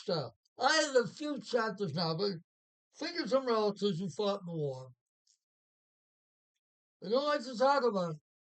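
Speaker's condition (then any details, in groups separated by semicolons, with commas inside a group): Parkinson's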